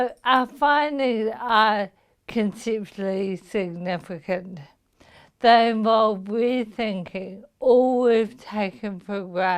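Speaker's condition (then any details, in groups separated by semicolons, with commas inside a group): Motor neuron disease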